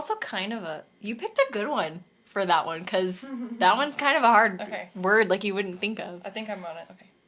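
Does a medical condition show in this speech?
No.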